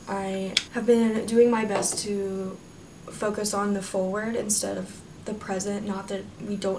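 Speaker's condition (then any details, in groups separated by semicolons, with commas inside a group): No condition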